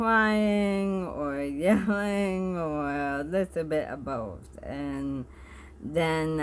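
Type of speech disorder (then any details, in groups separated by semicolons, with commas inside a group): Bulbar dysarthria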